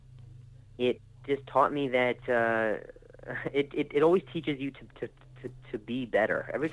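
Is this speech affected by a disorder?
Yes: stutter; acquired stutter after traumatic brain injury and concussion from freak softball injury, motor skills also affected; stuttered speech; here repeated sounds, repeated words.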